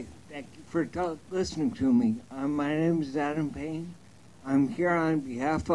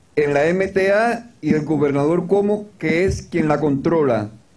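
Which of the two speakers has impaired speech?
The first: ataxia; neuromuscular disease.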